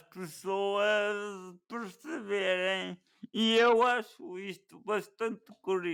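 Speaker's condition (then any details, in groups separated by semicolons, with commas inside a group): Cerebral palsy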